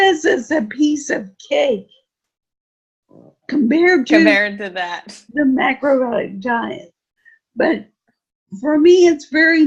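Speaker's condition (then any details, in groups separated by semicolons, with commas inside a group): Friedreich's ataxia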